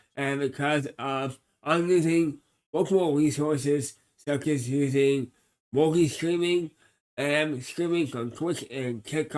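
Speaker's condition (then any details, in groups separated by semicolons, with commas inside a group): Cerebral palsy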